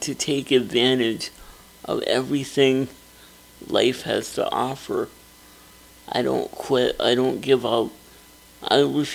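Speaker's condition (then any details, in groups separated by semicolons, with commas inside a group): Cerebral palsy; wheelchair user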